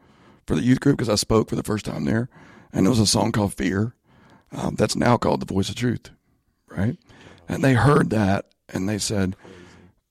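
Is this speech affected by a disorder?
Yes: spasmodic dysphonia; voice issue, asks listeners to excuse voice.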